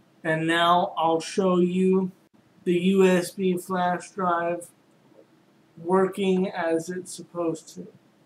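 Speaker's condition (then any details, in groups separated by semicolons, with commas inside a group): Cerebral palsy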